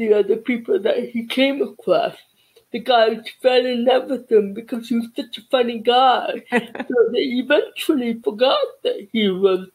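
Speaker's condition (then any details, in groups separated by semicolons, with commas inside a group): Cerebral palsy; childhood speech therapy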